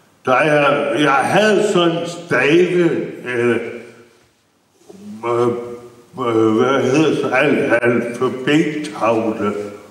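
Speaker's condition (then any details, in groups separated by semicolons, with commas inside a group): Brain injury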